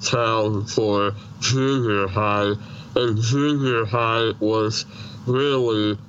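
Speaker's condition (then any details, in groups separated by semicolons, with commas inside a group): Treacher Collins syndrome, severe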